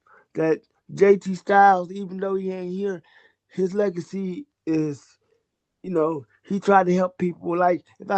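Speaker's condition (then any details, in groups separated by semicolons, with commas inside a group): Cerebral palsy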